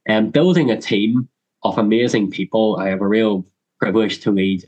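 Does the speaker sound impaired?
Yes: cleft lip and palate; congenital, surgery and dental surgery in childhood; much speech therapy in childhood, dreaded reading aloud and public speaking as child.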